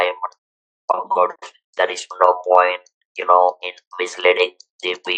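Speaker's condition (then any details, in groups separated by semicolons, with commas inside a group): Throat cancer, electrolarynx user; surgery removing natural voice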